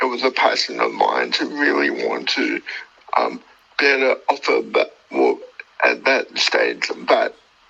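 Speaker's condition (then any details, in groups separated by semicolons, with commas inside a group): Cerebral palsy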